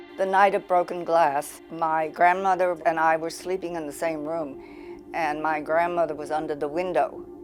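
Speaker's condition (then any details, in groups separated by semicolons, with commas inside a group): No condition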